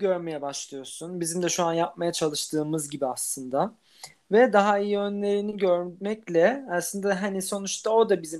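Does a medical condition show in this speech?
No.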